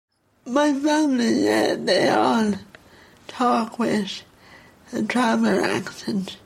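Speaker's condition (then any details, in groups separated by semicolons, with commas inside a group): Cerebral palsy; disliked childhood speech therapy over 20 years ago; not wanting speech therapy now; poorly controlled voice, long words take breath, often not understood, thought drunk on phone, hard to hear in crowds, tiring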